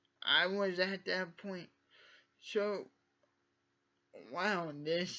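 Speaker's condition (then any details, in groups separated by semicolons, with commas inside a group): Cerebral palsy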